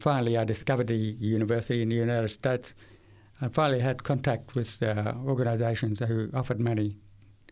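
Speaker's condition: Severe to profound hearing loss; uses hearing aids

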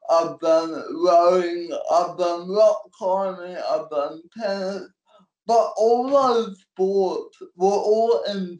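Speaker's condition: Cerebral palsy; cerebral palsy since birth, physical disability only, manual wheelchair, support worker takes notes and types for him

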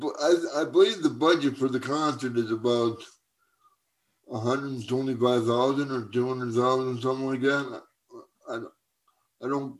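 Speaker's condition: Cerebral palsy; from birth, uses wheelchair for mobility, formerly had personal attendant Paulie, gone 6 years

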